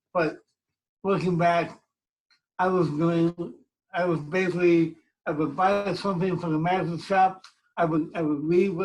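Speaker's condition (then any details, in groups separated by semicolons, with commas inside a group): Cerebral palsy; from birth; speech impediment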